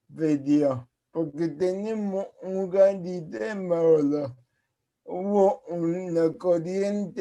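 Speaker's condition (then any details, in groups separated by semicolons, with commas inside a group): Cerebral palsy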